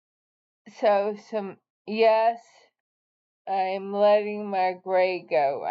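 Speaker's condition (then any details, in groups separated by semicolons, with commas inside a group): ALS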